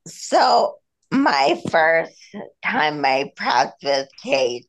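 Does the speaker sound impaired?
Yes: spinal ataxia, genetic, cerebellar degeneration; slow cerebellar deterioration, mother and two brothers affected, mild symptoms from about age 25; progressive, noticeable since about age 33 to 34, age 37, needs Kate Lane as stage assistant, wears flats; condition said to affect all muscle movement, speech and eye movement.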